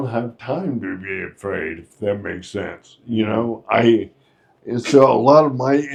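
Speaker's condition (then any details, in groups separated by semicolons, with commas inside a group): Friedreich's ataxia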